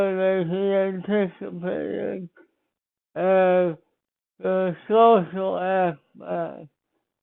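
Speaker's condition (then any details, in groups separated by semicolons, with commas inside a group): Speech impairment after birth surgery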